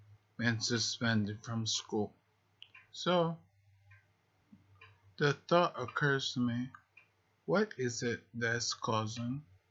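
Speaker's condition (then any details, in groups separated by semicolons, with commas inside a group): Multiple sclerosis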